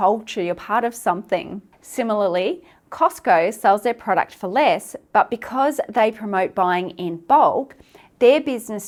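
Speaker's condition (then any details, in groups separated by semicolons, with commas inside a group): No condition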